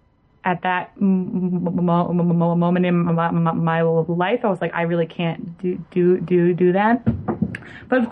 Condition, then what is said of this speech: Stuttering. But then I definitely, on this show with other people that I'm talking, I'm just like, the past 6 months, I've like totally fallen back.